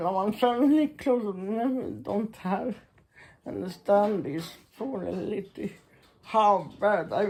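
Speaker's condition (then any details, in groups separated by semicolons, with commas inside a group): Muscular Parkinson; vascular parkinsonism, multiple surgeries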